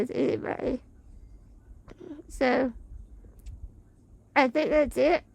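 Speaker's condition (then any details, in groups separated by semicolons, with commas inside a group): Spinal muscular atrophy type 2; able to speak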